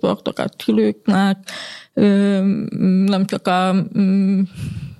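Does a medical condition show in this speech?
Yes: hearing impairment; grew up in mainstream integration; communicates in spoken language.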